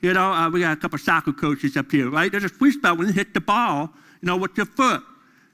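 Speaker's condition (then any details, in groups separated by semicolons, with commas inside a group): Deafness; deaf during school years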